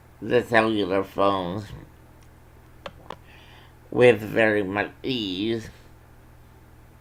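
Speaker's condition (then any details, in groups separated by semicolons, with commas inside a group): Cerebral palsy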